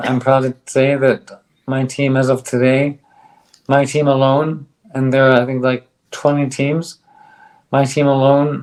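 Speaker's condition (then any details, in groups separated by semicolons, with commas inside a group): ALS; taking a drug; on drug, stronger bite, speaks better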